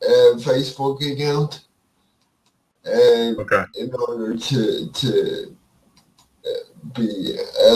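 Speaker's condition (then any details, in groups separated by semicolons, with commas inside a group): Cerebral palsy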